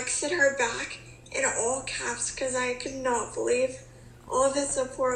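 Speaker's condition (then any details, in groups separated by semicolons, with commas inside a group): Cerebral palsy; can speak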